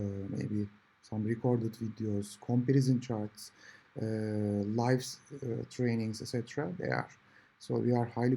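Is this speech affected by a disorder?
No.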